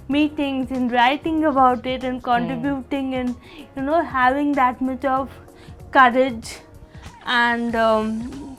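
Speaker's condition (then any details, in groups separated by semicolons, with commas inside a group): Cerebral palsy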